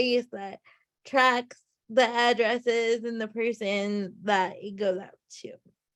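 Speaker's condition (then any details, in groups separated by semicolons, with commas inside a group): Cerebral palsy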